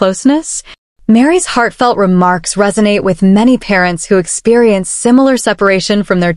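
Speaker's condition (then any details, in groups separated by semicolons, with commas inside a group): No condition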